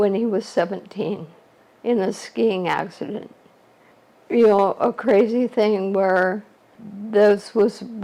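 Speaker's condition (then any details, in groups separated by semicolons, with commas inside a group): ALS; shortly after diagnosis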